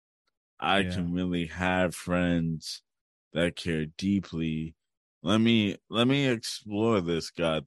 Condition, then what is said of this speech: Cerebral palsy. You might start to think I have a disability when you hear me speak, or when you see me walk and you realize that I have a